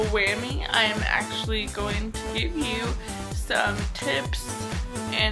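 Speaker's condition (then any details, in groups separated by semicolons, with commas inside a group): Cerebral palsy, mild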